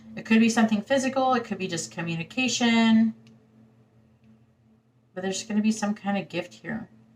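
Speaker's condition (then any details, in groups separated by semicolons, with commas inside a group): No condition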